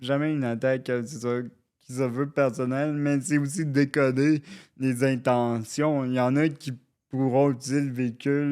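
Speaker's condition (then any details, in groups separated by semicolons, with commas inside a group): Cerebral palsy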